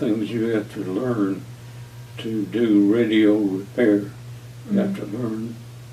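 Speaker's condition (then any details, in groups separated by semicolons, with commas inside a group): Parkinson's disease; about two years since onset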